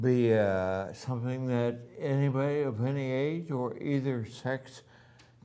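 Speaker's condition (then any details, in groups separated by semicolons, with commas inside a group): Ataxia; voice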